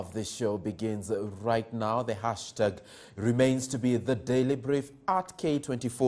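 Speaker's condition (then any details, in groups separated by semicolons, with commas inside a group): No condition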